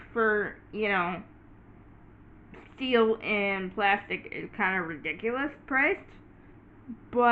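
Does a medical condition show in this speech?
Yes: cerebral palsy.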